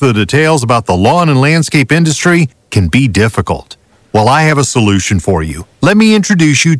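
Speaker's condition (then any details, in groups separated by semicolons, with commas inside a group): No condition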